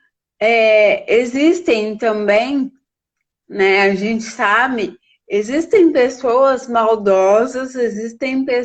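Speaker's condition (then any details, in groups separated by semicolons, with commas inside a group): Cerebral palsy; from birth, premature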